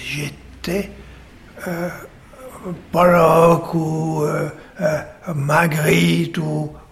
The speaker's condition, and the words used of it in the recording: Aphasia. Et tout le monde, deux ou trois ou quatre personnes, m'entendent bien, ok?